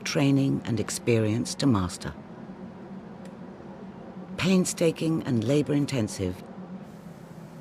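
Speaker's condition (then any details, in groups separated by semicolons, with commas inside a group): No condition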